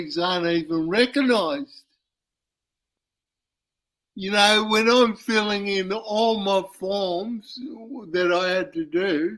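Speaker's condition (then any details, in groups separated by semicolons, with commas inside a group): Cerebral palsy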